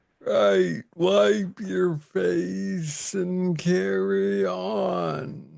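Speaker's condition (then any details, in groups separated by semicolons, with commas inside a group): Parkinson's disease; young onset; about 11 years since diagnosis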